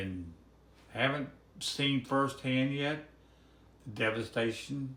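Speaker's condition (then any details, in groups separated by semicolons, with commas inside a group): ALS, severe; recently diagnosed after 5.5 years misdiagnosis, medication one month; speech severely hampered, difficulty swallowing pills, thicker liquids easier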